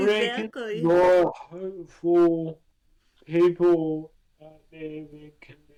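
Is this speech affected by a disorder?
Yes: cerebral palsy.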